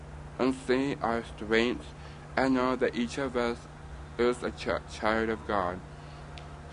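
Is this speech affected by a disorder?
Yes: Down syndrome; young adult man.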